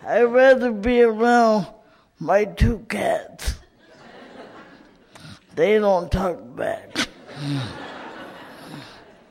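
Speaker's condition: Cerebral palsy; cerebral palsy from birth, did not get needed physical therapy in childhood

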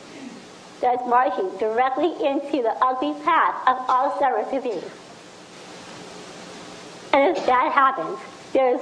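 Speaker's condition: Down syndrome; extra chromosome; speech problems

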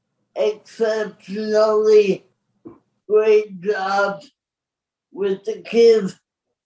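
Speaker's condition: Cerebral palsy; age 51

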